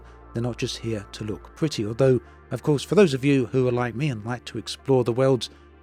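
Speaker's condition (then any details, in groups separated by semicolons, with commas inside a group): No condition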